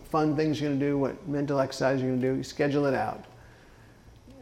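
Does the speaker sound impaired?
Yes: Parkinson's disease; Parkinson's onset age 41, about 12 years' history, first tremoring hand and no arm swing after thumb surgery, left foot dystonia; timed medication with alarm, exercise beyond comfort zone; says some words are hard or tough to say.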